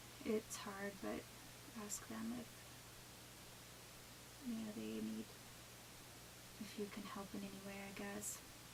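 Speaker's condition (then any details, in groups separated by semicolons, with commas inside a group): No condition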